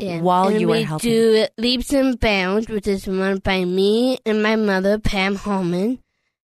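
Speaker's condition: Down syndrome; age 24

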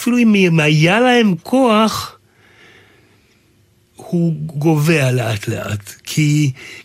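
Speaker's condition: Aphasia; writing and speaking both a struggle

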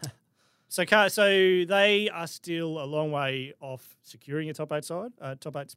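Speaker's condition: No condition

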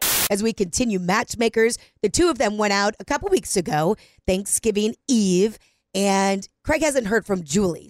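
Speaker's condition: No condition

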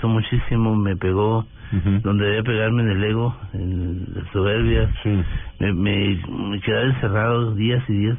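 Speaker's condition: Parkinson's disease; Parkinson's disease present on return to Bogota, tremor, stooped posture at times, weakness; voice trembles at times, neurologist-prescribed walking, running and tennis; voice sometimes trembles, sometimes intelligible, sometimes not understood at all

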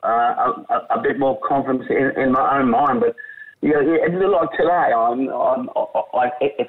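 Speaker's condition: Stutter; childhood stutter, nearly 85 years, eased by peers at Adelaide Cricket Club, deep breath, planning words; still stutters when emotional or excited; stutters and stammers when emotional or excited, talks too quick, hard to understand then; repeated sounds

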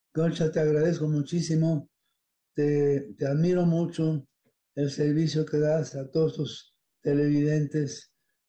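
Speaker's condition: Parkinson's disease; taste

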